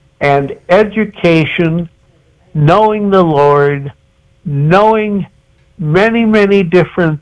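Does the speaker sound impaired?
Yes: cerebral palsy.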